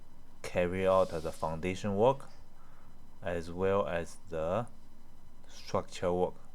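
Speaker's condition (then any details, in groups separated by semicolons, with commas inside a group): No condition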